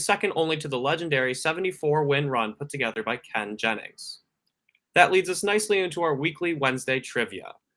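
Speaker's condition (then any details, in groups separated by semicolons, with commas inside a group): No condition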